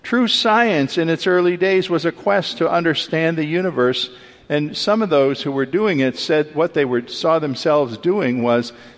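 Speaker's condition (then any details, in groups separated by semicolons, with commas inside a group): No condition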